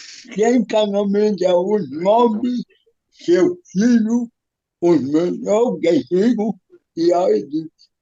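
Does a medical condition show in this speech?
Yes: cerebral palsy; physical disability.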